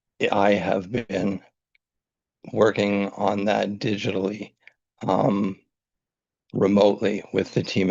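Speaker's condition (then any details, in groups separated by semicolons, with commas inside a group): ALS; brain-computer interface implant; speaking getting harder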